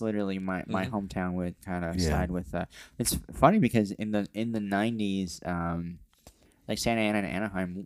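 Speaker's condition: Cleft lip and palate

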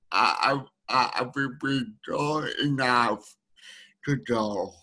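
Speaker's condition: Speech needing a translator; needs speech translator

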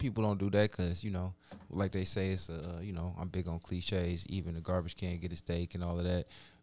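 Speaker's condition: No condition

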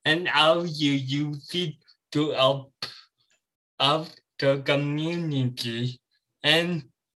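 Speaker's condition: Cerebral palsy

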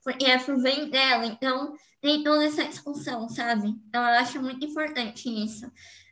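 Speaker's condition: Cleft lip and palate; care at Bauru and Joinville Centrinhos, long speech therapy, home exercises; residual hypernasality, nasal air escape likely to increase after surgery, voice still needs improvement

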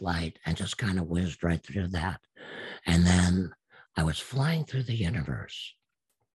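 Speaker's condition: Absent vocal cords; speech therapist saw no hope

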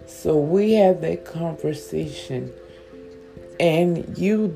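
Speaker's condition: Stroke with stutter; stutter now

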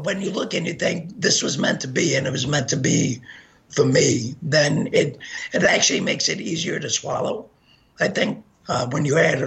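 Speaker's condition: Gunshot injury to voice box; shot 15 times

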